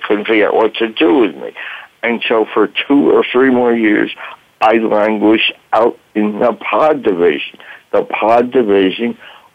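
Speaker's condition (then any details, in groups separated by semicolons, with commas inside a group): Voice box damage from tracheostomy; traumatic brain injury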